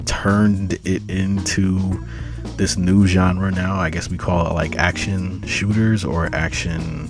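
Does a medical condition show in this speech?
No.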